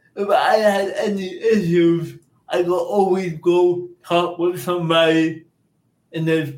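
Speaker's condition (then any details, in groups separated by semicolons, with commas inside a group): Cerebral palsy; childhood physical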